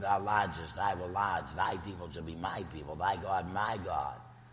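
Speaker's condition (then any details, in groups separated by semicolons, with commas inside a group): Laryngectomy; artificial voice via prosthesis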